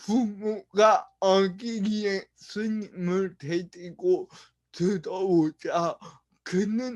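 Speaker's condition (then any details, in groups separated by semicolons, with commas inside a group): Brain lesion disability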